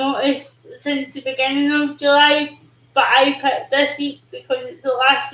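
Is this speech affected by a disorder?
Yes: cerebral palsy.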